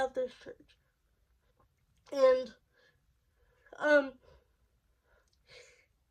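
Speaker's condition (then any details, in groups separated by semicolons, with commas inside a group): Cerebral palsy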